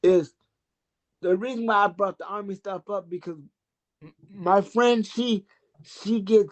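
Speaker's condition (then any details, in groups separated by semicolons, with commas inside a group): Cerebral palsy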